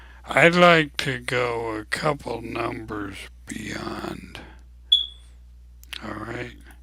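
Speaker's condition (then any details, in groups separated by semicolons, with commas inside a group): ALS; abnormally slow voice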